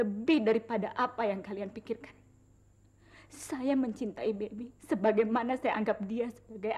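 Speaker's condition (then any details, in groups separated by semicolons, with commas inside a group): No condition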